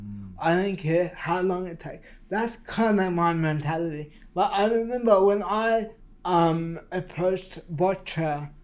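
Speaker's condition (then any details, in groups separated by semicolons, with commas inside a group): Cerebral palsy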